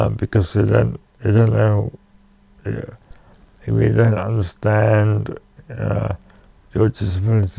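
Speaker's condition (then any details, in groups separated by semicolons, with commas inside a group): Cerebral palsy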